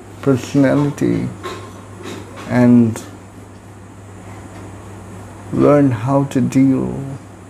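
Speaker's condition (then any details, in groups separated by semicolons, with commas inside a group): Cerebral palsy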